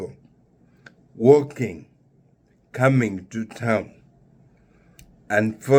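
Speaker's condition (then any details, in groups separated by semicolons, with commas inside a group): Neurological disease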